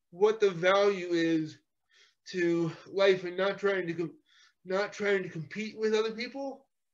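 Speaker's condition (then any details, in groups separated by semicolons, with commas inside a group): Cerebral palsy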